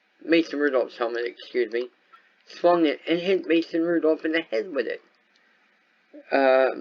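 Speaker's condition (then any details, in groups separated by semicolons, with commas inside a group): Cerebral palsy; voice sound affected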